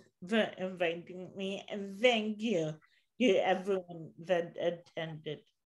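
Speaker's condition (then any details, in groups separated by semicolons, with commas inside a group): Cerebral palsy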